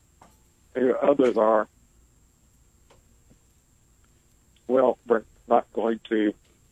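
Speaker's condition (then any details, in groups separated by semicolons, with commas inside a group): ALS; breathes through ventilator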